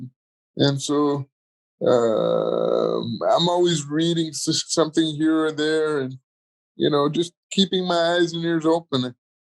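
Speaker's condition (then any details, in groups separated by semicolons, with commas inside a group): Cerebral palsy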